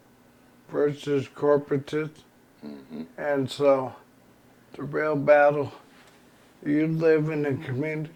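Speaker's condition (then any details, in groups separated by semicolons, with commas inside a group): ALS; progressive terminal illness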